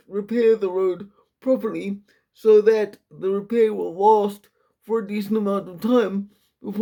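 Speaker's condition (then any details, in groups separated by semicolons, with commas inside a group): Quadriplegic cerebral palsy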